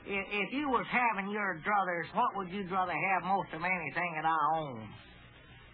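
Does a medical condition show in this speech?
No.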